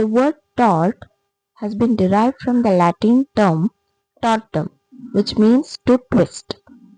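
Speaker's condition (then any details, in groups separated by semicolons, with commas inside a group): No condition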